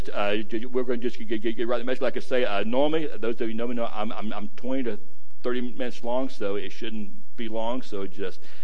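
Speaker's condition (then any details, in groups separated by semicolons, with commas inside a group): Stuttering; struggled with it for a while, adults at gadsdale said stutter barred preaching; stuttering can lengthen a 25-minute message to 35 or 45 minutes; repeated sounds, repeated words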